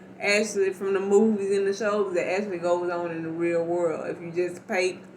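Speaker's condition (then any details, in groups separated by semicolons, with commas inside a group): Cerebral palsy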